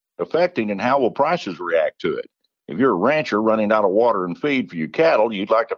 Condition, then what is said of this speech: No condition.